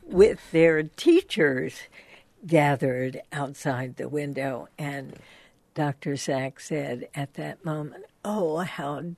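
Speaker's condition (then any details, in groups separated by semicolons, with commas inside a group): Spasmodic dysphonia; speaking physically difficult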